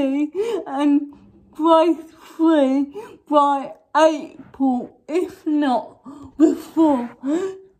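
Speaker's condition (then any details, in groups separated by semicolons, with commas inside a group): Cerebral palsy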